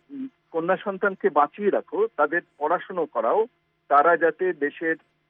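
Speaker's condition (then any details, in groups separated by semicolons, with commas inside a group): No condition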